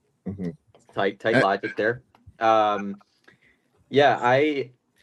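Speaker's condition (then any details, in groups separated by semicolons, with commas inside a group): No condition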